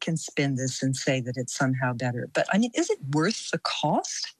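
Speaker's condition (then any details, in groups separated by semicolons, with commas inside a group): No condition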